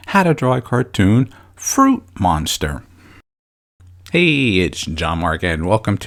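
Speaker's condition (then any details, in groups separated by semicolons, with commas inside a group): No condition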